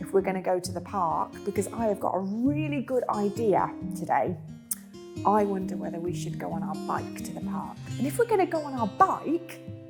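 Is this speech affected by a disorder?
No.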